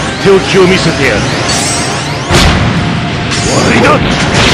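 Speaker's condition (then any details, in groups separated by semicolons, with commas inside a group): No condition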